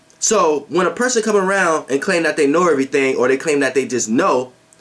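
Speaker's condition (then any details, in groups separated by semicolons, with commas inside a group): No condition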